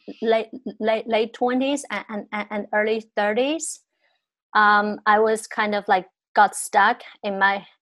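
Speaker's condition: Stuttering; onset around age 5 to 6 in China, only family member who stutters; not severe at onset, much worse after eighth-grade bullying, unable to tell stories, blocks, repetitions, hidden; repeated sounds, repeated words

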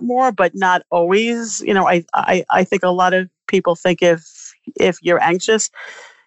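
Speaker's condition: Stuttering; severe stuttering until early 20s, still a person who stutters; harder early in pandemic, managed with familiar fluency strategies; once could not say own name, phone friends or participate in class; repeated words, prolonged sounds

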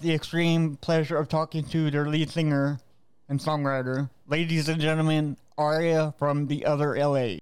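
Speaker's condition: Cerebral palsy; visible physical disability

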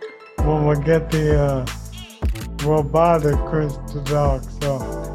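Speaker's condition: ALS; wheelchair built, arriving in about a week; still speaks but less coherent and audible, will later type everything out

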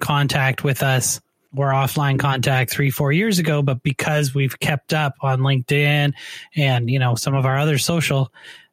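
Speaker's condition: No condition

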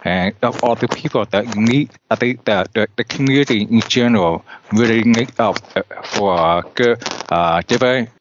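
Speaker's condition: Deafness; compensates by focusing visually on surroundings

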